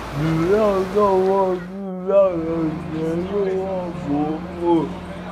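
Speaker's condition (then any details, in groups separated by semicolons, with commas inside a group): Cerebral palsy; multiple disabilities, electric wheelchair, cannot write by hand; speech impairment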